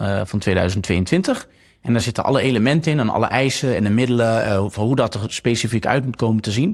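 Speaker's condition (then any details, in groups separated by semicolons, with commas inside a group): No condition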